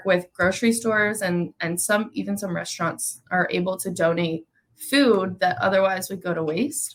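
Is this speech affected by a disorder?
No.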